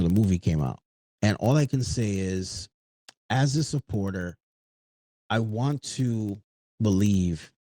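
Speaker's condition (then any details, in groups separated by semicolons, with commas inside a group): No condition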